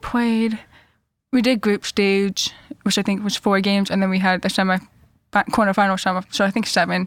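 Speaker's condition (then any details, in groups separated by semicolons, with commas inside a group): Deafness; cochlear implants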